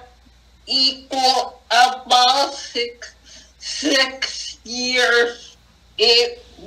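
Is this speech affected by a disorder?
Yes: acquired brain injury; cannot talk as before.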